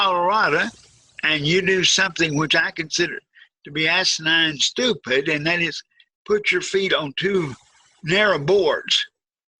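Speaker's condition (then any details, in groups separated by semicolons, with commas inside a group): Cerebral palsy, severe; quadriplegic, wheelchair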